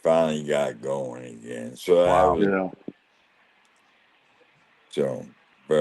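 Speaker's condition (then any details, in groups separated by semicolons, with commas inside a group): ALS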